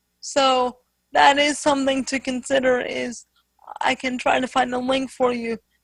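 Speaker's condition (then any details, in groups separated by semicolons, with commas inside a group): Spastic quadriplegic cerebral palsy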